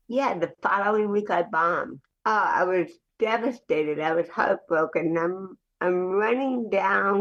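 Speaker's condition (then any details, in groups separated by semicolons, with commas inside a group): Cerebral palsy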